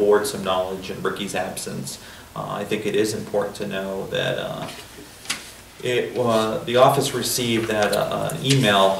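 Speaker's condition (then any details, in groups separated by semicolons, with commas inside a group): No condition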